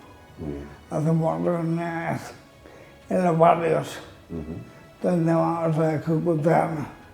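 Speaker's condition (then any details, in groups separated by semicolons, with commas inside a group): Amyotrophic lateral sclerosis (ela)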